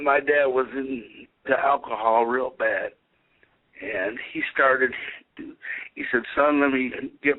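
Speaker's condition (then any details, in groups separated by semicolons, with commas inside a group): Cerebral palsy; able to speak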